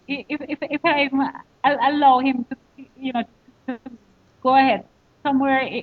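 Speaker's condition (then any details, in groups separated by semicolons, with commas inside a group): Stuttering; stuttering since childhood, familial, father Thomas and an aunt stutter, only one of father's seven children affected; stutters on own first name, uses substitute name, stutters more when upset, feels panic when stuttering; repeated words, prolonged sounds, blocks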